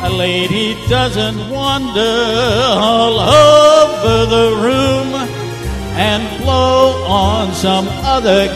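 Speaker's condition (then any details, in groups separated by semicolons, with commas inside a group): No condition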